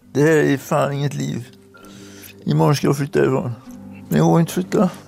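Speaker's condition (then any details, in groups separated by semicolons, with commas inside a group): Atypical Parkinson's; very rare atypical form, onset finger tremors, fluctuating movement, growing stiffness, sometimes cannot leave bed; hands working at present; sudden slurring mid-conversation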